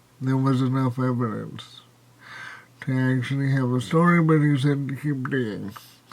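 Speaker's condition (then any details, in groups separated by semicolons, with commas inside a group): Cerebral palsy, spastic, severe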